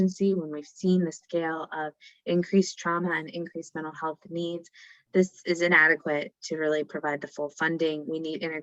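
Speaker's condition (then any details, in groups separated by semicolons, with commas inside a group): No condition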